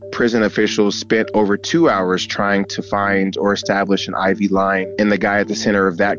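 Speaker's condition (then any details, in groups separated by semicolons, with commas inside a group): No condition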